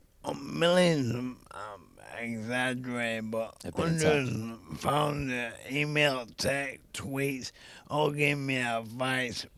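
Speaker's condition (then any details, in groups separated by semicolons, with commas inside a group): ALS; rapid voice decline, trouble with multisyllabic words, worsening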